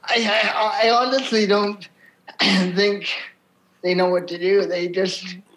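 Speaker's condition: Cerebral palsy; from birth, wheelchair user

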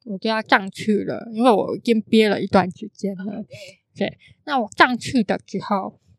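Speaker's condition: Congenital hearing impairment; congenital cochlear underdevelopment, cochlea missing one turn, skull opened for cochlear implant (电子耳); cannot hear clearly, relies on watching eyes and surroundings to communicate; intonation slightly different from typical speakers, can sound sing-song

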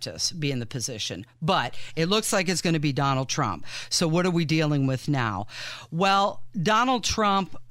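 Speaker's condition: No condition

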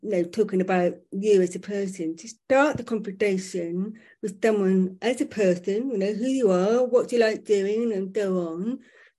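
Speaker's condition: Profoundly deaf, born profoundly deaf; relies on lip reading, needs people facing and speaking normally, no over-enunciating or shouting

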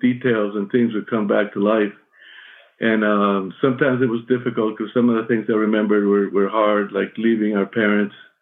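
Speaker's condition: Parkinson's; voice shakier than usual at recording

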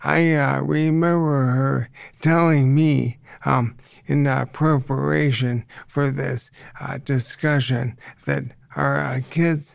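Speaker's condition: ALS; reduced ability to get around

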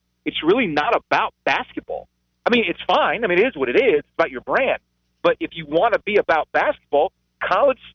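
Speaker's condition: No condition

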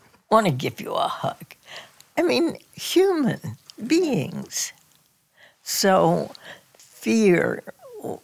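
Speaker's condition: Spasmodic dysphonia; in Portland

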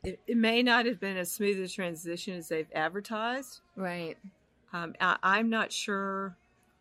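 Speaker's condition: No condition

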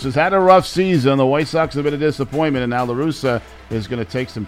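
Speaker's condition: No condition

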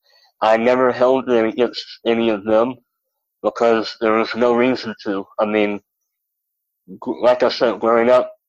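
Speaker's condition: Cleft lip and palate; double amputee

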